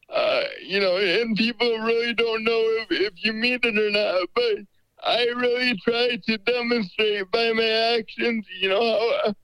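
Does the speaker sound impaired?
Yes: cerebral palsy; diagnosed in early infancy after neonatal care, uses wheelchair, limited wheelchair mobility.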